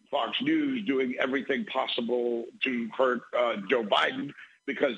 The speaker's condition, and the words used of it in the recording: None; typical speech.